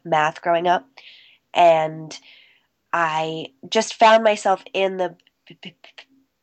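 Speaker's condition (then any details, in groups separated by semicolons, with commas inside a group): Stuttering; covert since childhood, immediate onset soon after starting to talk, school therapy from kindergarten, private therapist; recovering covert, still stutters, American Institute for Stuttering 3-week intensive program, fluency shaping techniques; formerly word switching and avoiding, held back stutters, pushed words out, appeared out of breath; prolonged sounds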